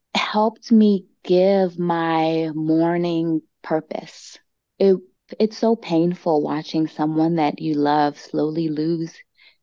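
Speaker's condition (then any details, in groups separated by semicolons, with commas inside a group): Stuttering; blocks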